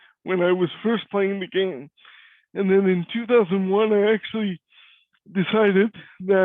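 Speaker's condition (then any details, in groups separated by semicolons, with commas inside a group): Cerebral palsy; cannot walk; diagnosed at 10 months; voice is different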